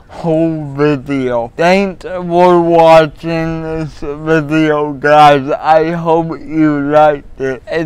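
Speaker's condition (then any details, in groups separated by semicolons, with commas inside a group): Cerebral palsy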